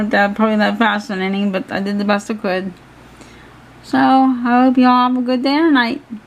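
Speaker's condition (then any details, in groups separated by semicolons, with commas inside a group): Cerebral palsy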